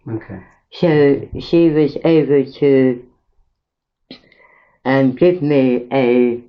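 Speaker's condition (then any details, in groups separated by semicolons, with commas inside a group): Mouth cancer after operations; mouth cancer, radiotherapy damaged tongue and bone, feeding tube, tracheotomy, multiple operations; 23 years since diagnosis, permanent mouth and tongue pain; relearned speaking and eating, speech much worse, aspiration, uses speech app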